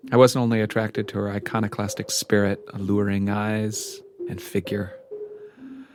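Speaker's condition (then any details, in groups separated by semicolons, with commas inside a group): No condition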